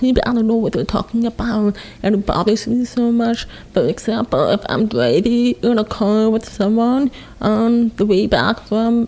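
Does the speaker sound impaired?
Yes: born deaf; congenital profound, hearing aids, cochlear implant left ear via skull surgery, listening therapist every two weeks; over two years after implant, relies on lip reading, still learning to understand speech; learned to speak growing up, listeners must focus closely on voice.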